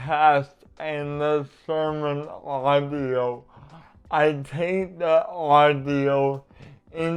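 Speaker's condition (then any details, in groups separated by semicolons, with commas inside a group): Cerebral palsy; uses adaptive equipment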